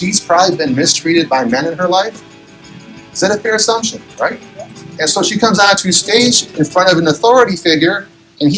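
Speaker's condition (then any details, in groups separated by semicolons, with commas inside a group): No condition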